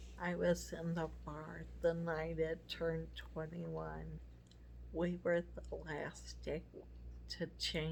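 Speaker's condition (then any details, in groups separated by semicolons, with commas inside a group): MS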